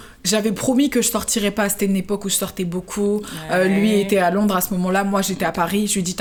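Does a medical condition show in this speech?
No.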